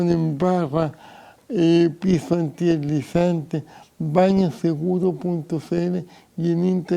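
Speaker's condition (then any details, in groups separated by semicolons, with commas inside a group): Cerebral palsy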